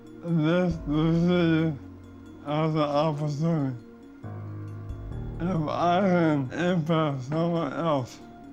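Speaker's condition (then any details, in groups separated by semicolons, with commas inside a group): ALS; speech often unintelligible, chewing and swallowing trouble, original voice lost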